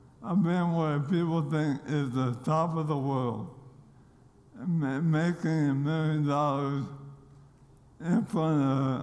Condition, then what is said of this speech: ALS (motor neuron disease). And I hear my voice, and I don't sound like what I think I should sound like.